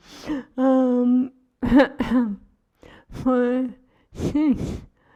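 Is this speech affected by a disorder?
Yes: ALS; feeding tube; swallowing lost.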